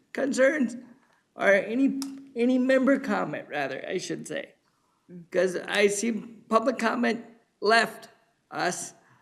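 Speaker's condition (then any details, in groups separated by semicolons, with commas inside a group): Cerebral palsy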